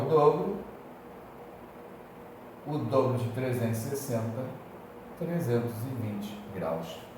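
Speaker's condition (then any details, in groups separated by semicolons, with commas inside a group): No condition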